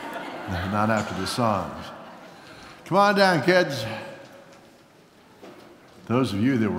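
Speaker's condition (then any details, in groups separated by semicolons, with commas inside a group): No condition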